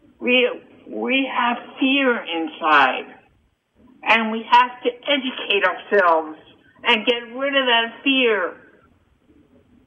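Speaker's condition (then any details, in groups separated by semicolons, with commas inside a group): Cerebral palsy and hearing loss; almost 51 years old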